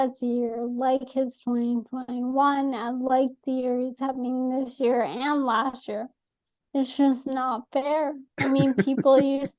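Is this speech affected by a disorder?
Yes: ALS; atypical case.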